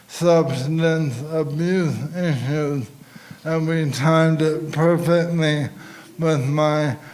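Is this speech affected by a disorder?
Yes: ALS; cannot control emotions, crying partly from condition; uses AI voice clone, types speech, dislikes own voice.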